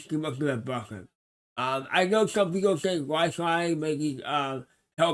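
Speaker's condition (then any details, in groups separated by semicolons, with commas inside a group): Cerebral palsy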